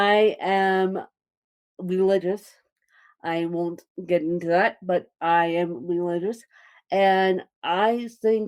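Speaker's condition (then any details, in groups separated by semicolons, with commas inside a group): Cerebral palsy, mixed, moderate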